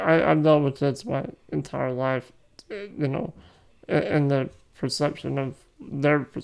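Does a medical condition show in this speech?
Yes: muscular dystrophy; rare form of muscular dystrophy, life expectancy uncertain.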